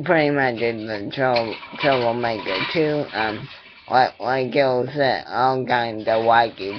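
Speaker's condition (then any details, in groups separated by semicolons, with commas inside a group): Cerebral palsy; attending therapy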